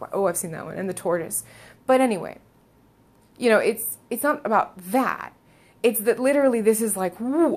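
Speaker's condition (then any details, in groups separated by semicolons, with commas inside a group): No condition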